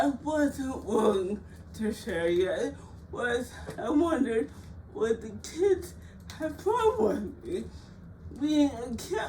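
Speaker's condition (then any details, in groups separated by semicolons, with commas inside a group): Cerebral palsy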